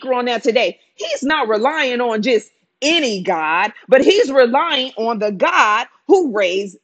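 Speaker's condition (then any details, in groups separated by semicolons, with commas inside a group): No condition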